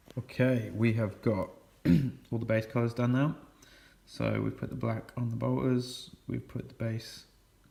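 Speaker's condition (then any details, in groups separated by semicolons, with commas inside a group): No condition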